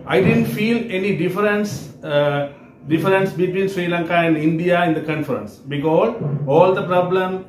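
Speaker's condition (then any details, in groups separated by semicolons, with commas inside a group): No condition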